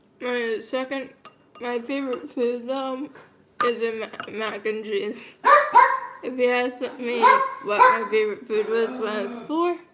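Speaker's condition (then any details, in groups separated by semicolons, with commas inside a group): Cerebral palsy, mild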